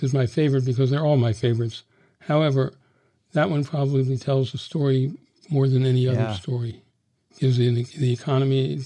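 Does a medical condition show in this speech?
Yes: Parkinson's; Parkinson's diagnosed at age 62, died a few months after recording; progressing rapidly, body failing during travel in Spain and Cuba, no longer able to travel.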